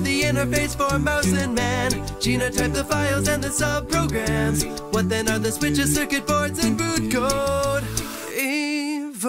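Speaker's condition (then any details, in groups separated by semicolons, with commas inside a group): No condition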